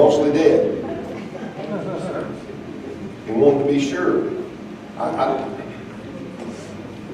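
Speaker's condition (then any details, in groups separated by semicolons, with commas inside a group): No condition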